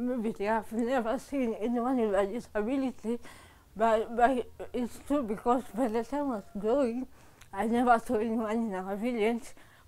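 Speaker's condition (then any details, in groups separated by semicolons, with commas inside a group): Cerebral palsy; from birth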